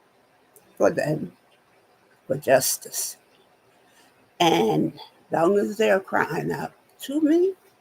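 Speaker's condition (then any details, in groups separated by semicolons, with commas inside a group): Spinal neurosarcoidosis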